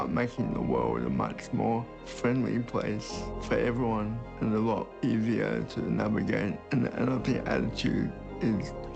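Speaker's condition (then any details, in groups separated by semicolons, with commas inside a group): Cerebral palsy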